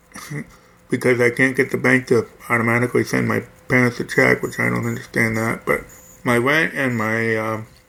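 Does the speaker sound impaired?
Yes: hearing loss; right ear cochlear implant at Johns Hopkins Baltimore, barely any prior right-ear hearing, quad cane 8 years.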